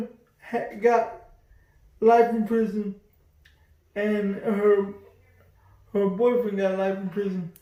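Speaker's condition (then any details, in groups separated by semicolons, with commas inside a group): Cerebral palsy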